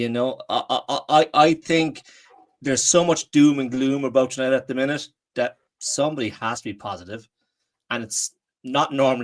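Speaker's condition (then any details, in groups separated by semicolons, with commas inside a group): No condition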